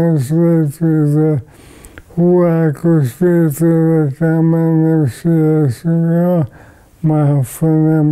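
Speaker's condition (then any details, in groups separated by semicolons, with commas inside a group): ALS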